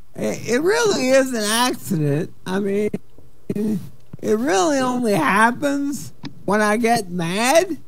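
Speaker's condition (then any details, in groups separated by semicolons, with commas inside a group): Cerebral palsy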